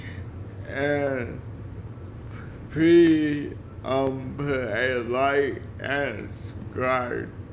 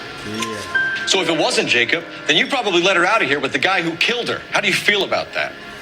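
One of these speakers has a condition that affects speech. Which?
The first: cerebral palsy; speech impairment.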